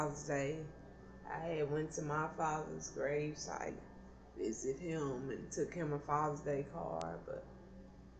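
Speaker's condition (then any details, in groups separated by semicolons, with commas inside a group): Cerebral palsy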